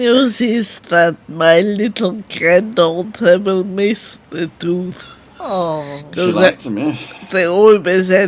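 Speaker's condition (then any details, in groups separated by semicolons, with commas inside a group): Multiple sclerosis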